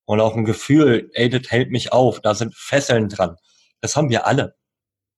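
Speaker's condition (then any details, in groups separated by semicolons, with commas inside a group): Cleft lip and palate, cleft lip, jaw and palate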